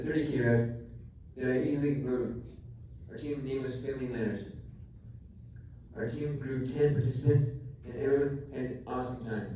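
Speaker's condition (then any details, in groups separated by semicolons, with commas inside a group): Traumatic brain injury; about 4 years since injury, ongoing therapy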